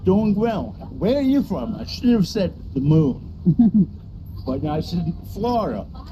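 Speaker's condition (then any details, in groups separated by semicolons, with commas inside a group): Cerebral palsy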